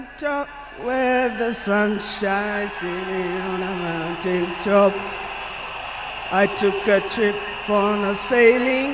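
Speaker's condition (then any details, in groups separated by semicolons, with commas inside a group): No condition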